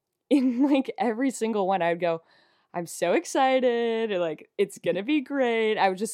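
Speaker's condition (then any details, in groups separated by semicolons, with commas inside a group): No condition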